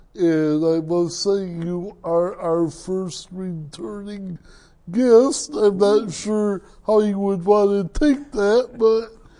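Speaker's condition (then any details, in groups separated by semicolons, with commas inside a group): Cerebral palsy; speech impairment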